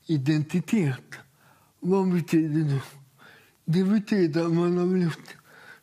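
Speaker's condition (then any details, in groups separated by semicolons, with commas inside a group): Cerebral palsy; uses assistive aids, has personal assistant; aged 43; speech atypical, jokes listeners might think it is Danish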